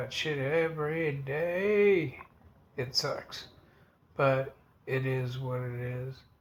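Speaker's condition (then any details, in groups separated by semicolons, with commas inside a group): Multiple sclerosis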